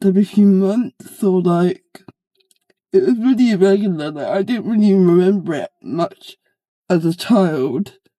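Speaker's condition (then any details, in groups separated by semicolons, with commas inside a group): Cerebral palsy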